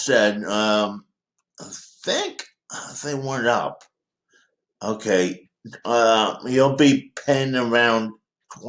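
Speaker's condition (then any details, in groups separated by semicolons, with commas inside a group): Cerebral palsy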